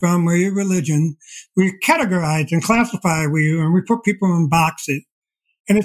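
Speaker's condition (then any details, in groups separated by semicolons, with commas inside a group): Deafblindness; progressive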